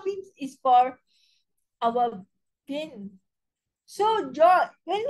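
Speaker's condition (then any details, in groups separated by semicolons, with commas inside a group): Cerebral palsy spastic quadriplegia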